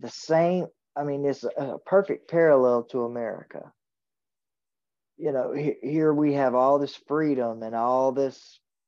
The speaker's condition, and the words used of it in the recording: No condition.